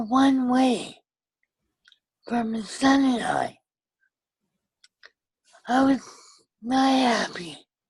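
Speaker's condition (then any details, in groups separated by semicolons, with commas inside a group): Cerebral palsy with ataxia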